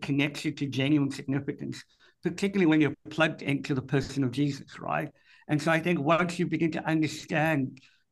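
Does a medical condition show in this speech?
Yes: cleft palate; congenital cleft palate, speech and hearing impaired since birth, difficult childhood development; speech and hearing both still impaired; speech impediment.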